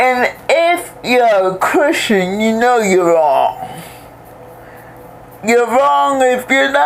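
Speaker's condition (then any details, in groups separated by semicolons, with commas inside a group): Cerebral palsy; most of life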